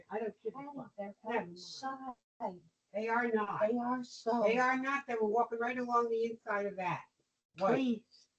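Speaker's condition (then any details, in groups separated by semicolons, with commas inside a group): No condition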